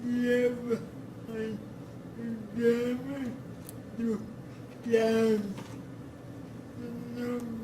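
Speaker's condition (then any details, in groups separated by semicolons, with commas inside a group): Cerebral palsy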